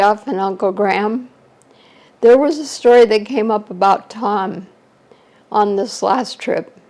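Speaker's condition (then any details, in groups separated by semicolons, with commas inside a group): ALS; shortly after diagnosis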